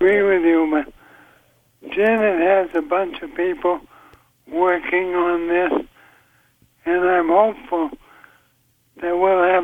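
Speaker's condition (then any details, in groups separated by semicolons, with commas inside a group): ALS; voice getting softer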